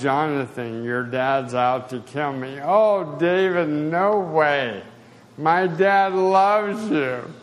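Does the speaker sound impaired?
Yes: spasticity, mild.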